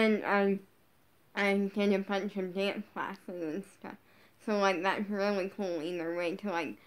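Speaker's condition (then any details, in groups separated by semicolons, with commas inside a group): Brain injury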